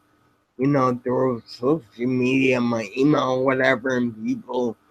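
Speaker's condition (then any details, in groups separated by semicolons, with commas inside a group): Spinocerebellar ataxia type 7, SCA7; speech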